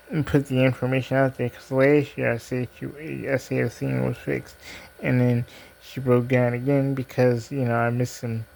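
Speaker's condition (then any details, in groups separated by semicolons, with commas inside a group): Cerebral palsy; diplegia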